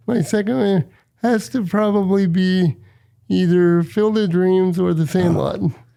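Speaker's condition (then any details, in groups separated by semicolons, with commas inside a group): Cerebral palsy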